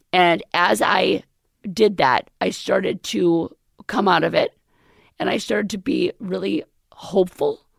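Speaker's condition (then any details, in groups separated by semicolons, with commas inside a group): Left vocal cord paralysis, left unilateral; recent type 1 thyroplasty with implant joining cords, may need another surgery, still hard to swallow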